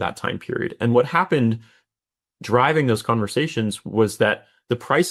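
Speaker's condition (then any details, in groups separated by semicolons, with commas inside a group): No condition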